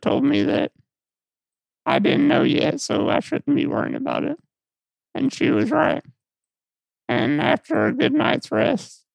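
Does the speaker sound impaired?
Yes: muscular dystrophy; lack of physical control over body, sees physical therapist.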